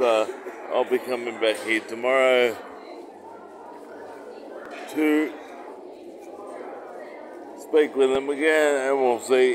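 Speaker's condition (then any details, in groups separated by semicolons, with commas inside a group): Cerebral palsy; uses wheelchair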